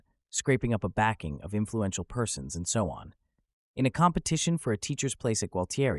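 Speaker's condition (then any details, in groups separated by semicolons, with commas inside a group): No condition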